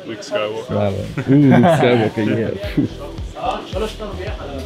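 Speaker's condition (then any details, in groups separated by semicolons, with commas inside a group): No condition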